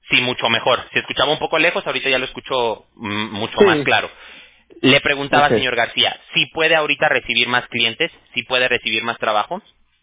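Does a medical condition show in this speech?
No.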